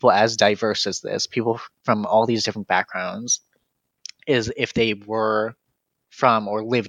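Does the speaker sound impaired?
No.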